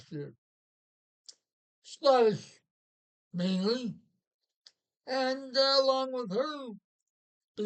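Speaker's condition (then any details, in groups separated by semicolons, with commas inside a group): Parkinson's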